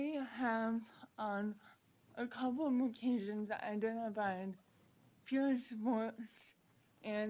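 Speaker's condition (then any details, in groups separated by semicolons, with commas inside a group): Cerebral palsy; present from birth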